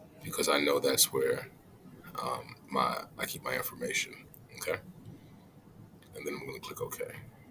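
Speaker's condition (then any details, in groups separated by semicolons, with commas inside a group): No condition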